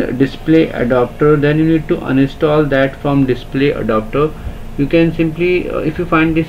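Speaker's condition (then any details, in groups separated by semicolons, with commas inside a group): No condition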